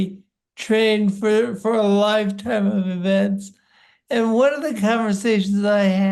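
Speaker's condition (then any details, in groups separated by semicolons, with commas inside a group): Parkinson's disease; deep brain stimulation, surgery four years after diagnosis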